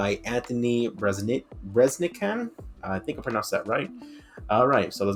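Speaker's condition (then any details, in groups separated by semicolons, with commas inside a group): No condition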